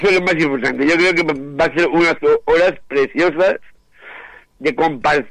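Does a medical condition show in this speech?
Yes: Down syndrome.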